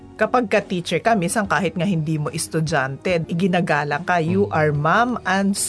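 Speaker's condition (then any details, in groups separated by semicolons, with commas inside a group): No condition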